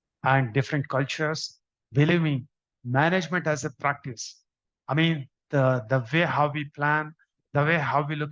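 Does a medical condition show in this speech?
No.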